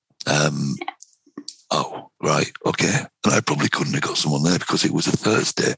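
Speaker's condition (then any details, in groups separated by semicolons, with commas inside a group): Vocal cord cancer, head and neck cancer, right vocal cord; difficult intubation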